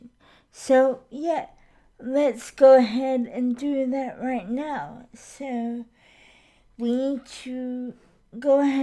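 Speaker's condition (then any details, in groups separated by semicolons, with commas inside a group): Cerebral palsy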